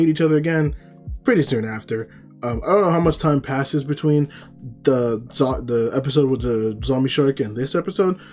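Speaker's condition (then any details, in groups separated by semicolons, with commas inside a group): No condition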